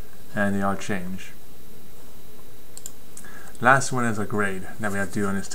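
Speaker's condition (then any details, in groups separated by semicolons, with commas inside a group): No condition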